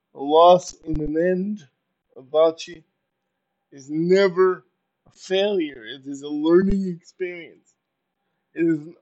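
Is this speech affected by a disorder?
Yes: cerebral palsy; uses power wheelchair.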